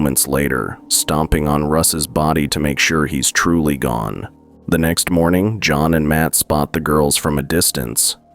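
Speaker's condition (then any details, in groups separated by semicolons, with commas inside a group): No condition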